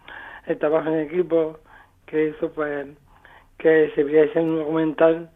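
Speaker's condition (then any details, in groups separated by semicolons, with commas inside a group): Amyotrophic lateral sclerosis; still able to attempt climb of Picu Urriellu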